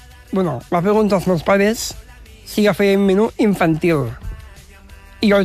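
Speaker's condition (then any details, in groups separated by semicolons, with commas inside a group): Down syndrome; genetic condition, told by parents in early childhood, understood gradually while growing up; communicates clearly, less nervous than many guests, per host; practised structuring ideas through video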